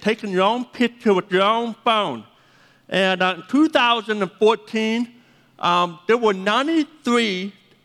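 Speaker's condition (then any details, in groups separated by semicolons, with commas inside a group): Deafness; 80% deaf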